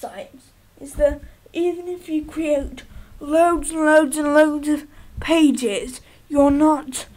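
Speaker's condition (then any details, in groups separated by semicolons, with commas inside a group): Cerebral palsy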